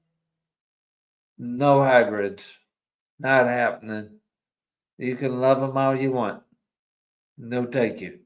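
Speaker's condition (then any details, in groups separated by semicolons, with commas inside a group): ALS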